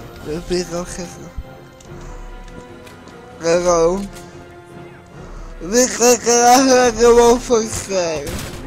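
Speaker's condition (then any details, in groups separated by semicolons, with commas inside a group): Cerebral palsy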